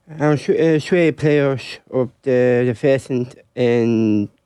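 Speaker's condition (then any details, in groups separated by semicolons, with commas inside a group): Down syndrome; congenital, lifelong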